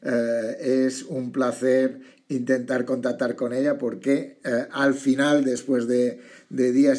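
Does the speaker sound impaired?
No.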